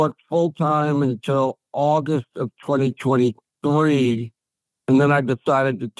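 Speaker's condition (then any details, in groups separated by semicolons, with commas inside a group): ALS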